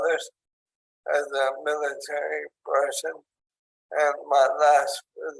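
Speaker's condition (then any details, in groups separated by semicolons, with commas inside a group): ALS; onset in hands and arms, tracheostomy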